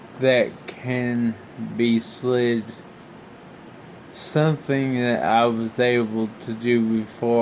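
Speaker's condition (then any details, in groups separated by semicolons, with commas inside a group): Brain injury (brain shearing)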